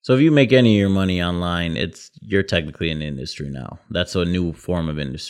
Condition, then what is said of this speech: No condition.